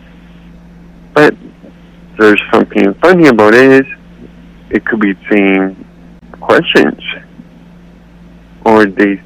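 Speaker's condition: Cerebral palsy; accepts own voice

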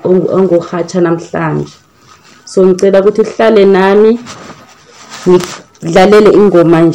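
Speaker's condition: No condition

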